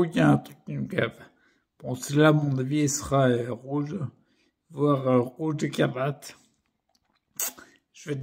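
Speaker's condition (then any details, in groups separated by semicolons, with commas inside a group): Primary progressive multiple sclerosis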